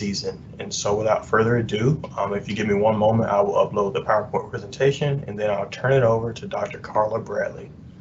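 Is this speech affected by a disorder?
No.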